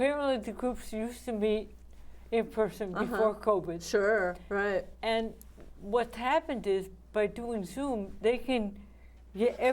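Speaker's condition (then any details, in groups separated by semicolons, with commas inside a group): ALS; some pills hard to swallow, tongue twists on long words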